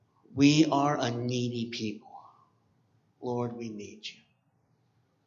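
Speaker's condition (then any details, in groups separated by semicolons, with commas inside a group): Cleft palate; many painful oral surgeries from 3 months to 16 years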